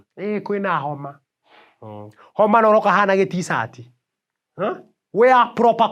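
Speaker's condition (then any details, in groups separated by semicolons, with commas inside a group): No condition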